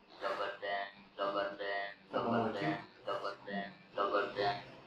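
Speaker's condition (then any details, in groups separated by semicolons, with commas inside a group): Laryngectomy, electrolarynx; speaks using electrolarynx, pitch and volume via button pressure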